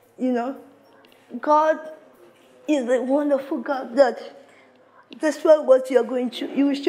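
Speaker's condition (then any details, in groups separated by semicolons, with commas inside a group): Severe cerebral palsy; uses wheelchair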